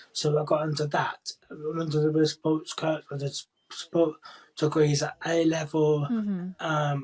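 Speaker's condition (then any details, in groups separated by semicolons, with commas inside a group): Cerebral palsy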